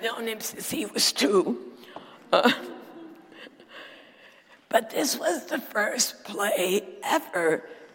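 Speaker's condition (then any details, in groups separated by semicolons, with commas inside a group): Dysphonia; sultry voice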